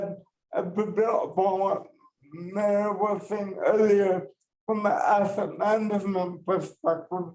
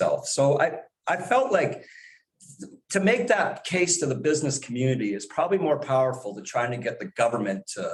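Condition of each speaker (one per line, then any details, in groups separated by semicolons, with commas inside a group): Cerebral palsy; power wheelchair user
No condition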